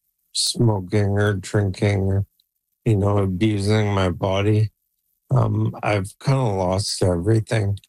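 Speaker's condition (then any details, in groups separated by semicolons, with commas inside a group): ALS; currently 48, Elon Musk's N1 brain implant controls computer by thought, lost former physical activities; communicating by computer, condition changes day to day; speaks on call, device expected to help communicate wishes later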